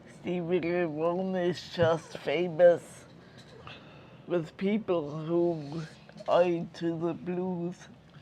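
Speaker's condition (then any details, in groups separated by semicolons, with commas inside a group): Multiple sclerosis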